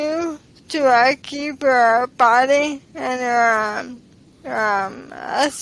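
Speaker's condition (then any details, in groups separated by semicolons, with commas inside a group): ALS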